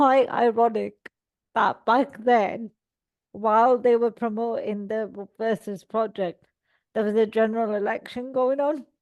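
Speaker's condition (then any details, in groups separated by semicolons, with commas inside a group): Cerebral palsy; all four limbs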